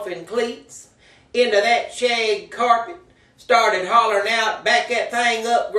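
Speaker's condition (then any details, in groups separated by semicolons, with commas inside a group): No condition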